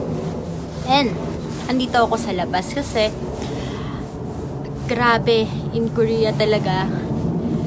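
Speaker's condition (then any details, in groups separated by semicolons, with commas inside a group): No condition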